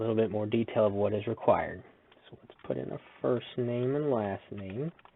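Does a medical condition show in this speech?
No.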